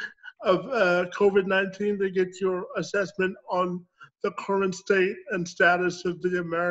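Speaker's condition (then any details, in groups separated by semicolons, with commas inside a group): Cerebral palsy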